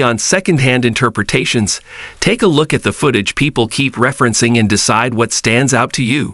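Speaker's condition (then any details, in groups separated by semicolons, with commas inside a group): No condition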